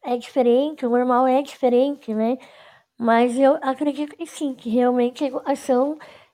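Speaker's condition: Cleft lip and palate; awaiting dental implants

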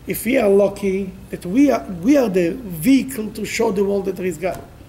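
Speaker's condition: No condition

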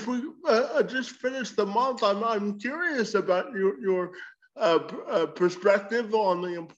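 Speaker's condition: Spastic quadriplegia cerebral palsy

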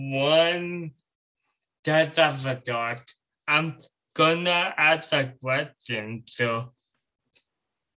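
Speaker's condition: Cerebral palsy

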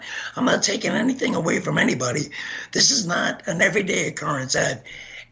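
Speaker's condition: Gunshot injury to voice box; shot 15 times

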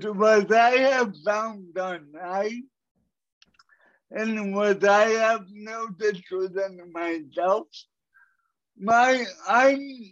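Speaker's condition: Cerebral palsy; cerebral palsy from birth

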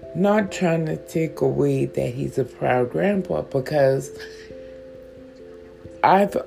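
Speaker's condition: Stroke with stutter; constant pain

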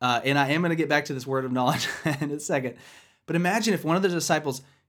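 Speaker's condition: No condition

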